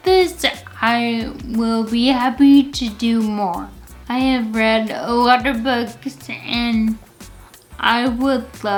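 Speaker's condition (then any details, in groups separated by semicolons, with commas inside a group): Friedreich's ataxia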